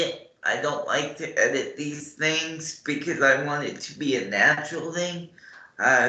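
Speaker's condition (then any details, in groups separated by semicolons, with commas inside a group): Cerebral palsy; morning medication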